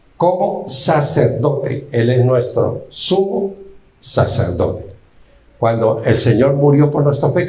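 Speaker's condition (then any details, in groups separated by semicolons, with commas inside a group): No condition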